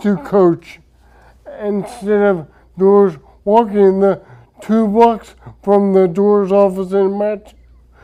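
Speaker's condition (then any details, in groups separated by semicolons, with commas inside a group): Traumatic brain injury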